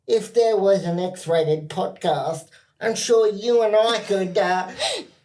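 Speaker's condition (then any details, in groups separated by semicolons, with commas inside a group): Cerebral palsy spastic quadriplegia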